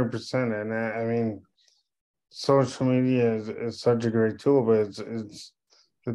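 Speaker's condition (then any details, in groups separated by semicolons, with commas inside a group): Cerebral palsy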